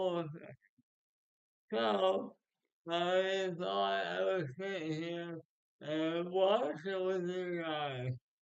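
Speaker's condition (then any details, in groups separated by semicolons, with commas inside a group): Speech impairment after birth surgery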